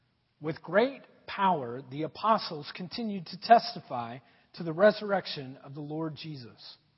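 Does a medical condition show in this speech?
No.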